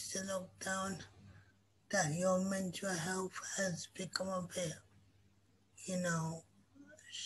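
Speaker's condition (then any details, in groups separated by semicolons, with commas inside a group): Cerebral palsy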